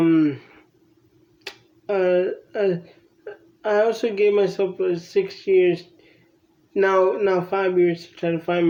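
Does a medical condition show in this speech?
Yes: cerebral palsy; from birth.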